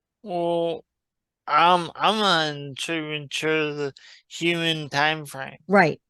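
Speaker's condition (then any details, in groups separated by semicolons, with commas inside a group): Traumatic brain injury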